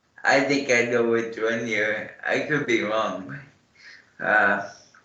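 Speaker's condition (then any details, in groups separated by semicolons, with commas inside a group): Cerebral palsy; morning medication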